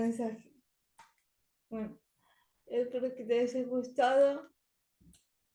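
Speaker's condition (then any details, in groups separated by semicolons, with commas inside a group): Cerebral palsy; speech not very good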